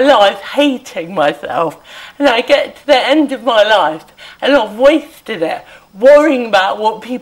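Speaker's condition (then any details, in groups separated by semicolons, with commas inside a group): Cerebral palsy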